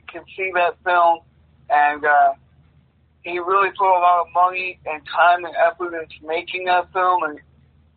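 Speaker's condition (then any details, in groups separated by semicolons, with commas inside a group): Cerebral palsy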